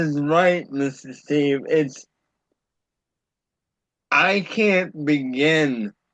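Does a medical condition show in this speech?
Yes: cerebral palsy; about a year after a stroke.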